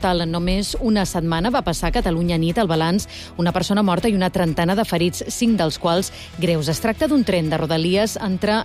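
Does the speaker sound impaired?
No.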